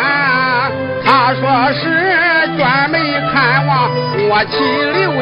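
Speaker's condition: No condition

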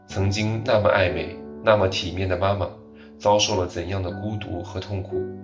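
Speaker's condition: No condition

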